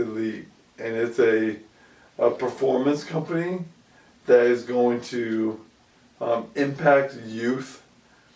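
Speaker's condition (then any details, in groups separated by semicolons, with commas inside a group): ALS; about 2 years since onset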